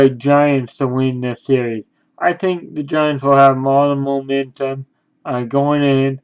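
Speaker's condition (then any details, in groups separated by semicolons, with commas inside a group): Cerebral palsy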